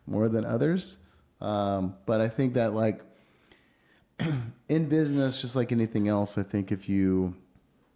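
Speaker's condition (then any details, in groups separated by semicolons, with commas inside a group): No condition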